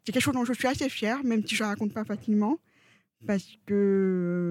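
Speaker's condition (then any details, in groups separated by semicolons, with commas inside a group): Profound congenital deafness, profound, from birth; hearing aids give only small help, oral speech since early childhood; sign language as complement for 7 years, relies on lip reading, hearing dog for 3 years; speech heard by others as foreign accent, difficulty with foreign languages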